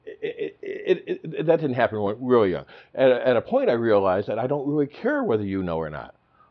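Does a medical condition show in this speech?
Yes: stuttering; very severe childhood impediment, hardly understandable, trouble with j and f, many years speech therapy; much impediment remains, improved with practice, sometimes more severe, little stuttering this recording, monitors pronunciation; trips when thinking ahead or talking fast, fakes some sounds via changed tongue placement; here repeated sounds, repeated words.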